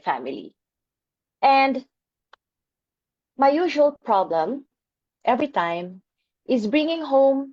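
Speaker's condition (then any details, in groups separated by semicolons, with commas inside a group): No condition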